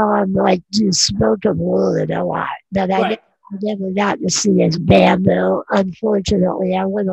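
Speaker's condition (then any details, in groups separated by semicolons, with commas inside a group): Non-progressive muscular dystrophy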